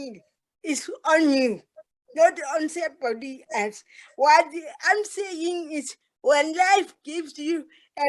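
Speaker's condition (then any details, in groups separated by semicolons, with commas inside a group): Cerebral palsy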